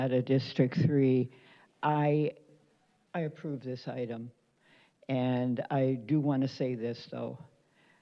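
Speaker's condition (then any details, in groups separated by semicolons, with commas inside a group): No condition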